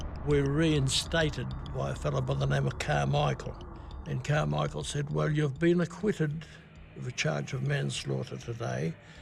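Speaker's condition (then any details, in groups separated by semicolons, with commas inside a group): No condition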